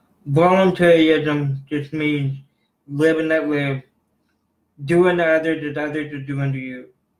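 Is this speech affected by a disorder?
Yes: cerebral palsy.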